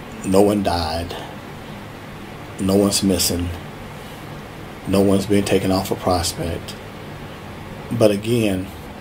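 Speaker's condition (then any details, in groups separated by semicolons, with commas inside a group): No condition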